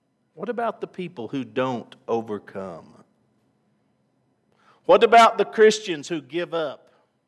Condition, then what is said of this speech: None; typical speech.